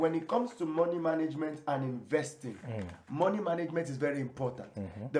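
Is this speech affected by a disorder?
No.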